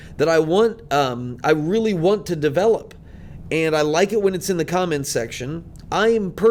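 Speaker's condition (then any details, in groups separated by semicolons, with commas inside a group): No condition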